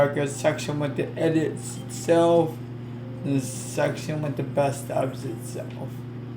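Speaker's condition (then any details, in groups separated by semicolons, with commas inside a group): Cerebral palsy; affects legs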